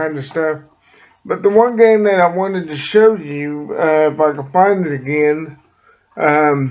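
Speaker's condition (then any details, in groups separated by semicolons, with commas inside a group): Cerebral palsy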